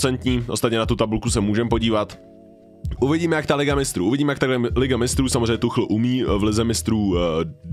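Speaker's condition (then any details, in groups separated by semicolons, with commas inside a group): No condition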